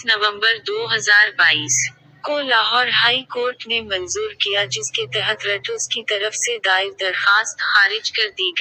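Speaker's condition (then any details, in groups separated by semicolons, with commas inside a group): No condition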